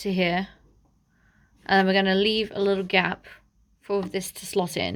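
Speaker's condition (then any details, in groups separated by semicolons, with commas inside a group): No condition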